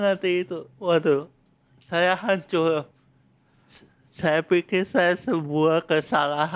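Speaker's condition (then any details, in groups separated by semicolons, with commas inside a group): Cerebral palsy; from birth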